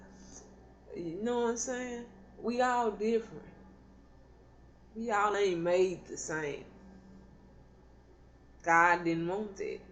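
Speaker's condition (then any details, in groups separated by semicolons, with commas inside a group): Cerebral palsy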